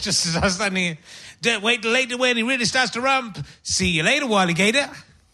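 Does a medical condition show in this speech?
No.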